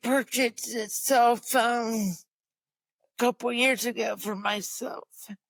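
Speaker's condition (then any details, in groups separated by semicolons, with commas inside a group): Cerebral palsy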